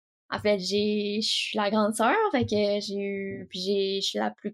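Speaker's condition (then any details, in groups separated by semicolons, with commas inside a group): Stuttering; stuttering diagnosed around age four, several speech therapists since primary school, therapy aided acceptance; age 18, much better in recent years, some less good days, harder at end of school year; may get stuck, some blocks during presentations, similar in English and French; prolonged sounds, blocks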